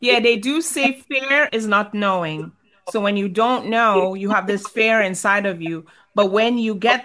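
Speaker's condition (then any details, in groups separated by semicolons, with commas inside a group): No condition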